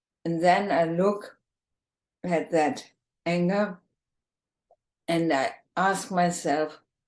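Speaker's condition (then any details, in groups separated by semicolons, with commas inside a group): ALS, bulbar form, bulbar onset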